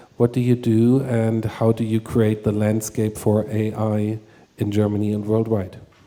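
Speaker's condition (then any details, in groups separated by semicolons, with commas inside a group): No condition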